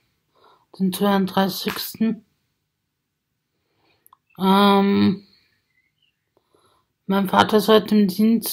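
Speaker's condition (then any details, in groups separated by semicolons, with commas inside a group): Spasticity from birth; multiple sclerosis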